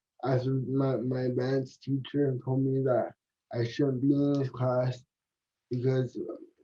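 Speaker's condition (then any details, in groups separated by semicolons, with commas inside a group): Cerebral palsy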